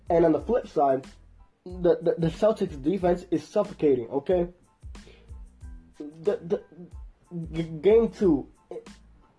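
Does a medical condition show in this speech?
Yes: stuttering; may stutter during podcast; here repeated sounds, prolonged sounds.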